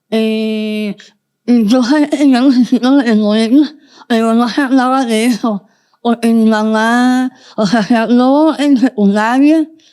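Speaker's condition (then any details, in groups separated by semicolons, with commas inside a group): Moebius syndrome, congenital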